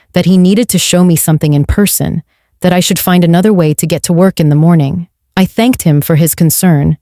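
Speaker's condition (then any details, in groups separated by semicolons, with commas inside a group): No condition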